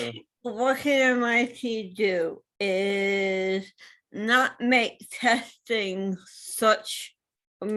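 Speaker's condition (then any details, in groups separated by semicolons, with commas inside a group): Cerebral palsy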